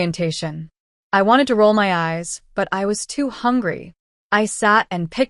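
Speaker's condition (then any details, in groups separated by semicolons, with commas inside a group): No condition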